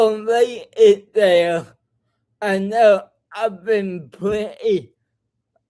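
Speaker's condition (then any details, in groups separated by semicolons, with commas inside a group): Cerebral palsy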